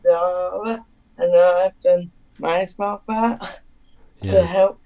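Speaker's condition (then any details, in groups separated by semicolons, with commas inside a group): Cerebral palsy; needs adapted housing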